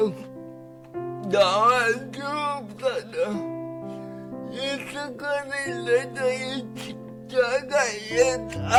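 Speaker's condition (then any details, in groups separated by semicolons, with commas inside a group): Brain lesion disability grade 1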